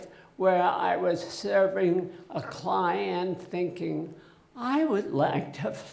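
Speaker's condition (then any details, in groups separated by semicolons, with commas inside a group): Essential tremor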